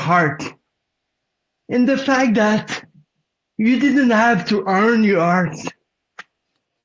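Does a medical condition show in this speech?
Yes: cerebral palsy; present from birth.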